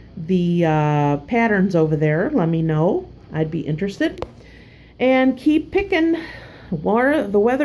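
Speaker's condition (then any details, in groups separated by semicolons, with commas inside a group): No condition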